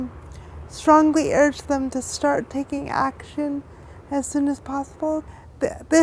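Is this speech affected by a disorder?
Yes: cerebral palsy; severe form; relatively active, high-functioning.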